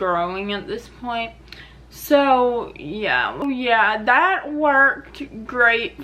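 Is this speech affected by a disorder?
Yes: cerebral palsy.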